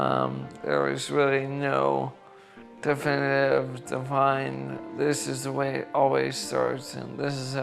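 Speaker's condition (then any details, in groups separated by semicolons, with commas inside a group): ALS; onset with upper body muscle spasms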